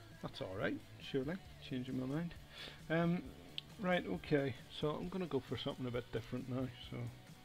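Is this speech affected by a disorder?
No.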